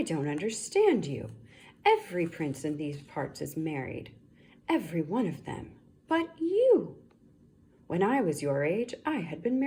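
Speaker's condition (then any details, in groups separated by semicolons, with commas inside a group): No condition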